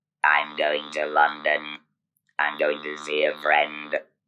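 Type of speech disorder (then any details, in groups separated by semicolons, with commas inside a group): Electrolarynx speech; laryngectomy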